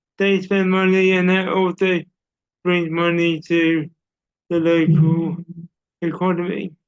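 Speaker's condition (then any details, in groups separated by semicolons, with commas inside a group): Cerebral palsy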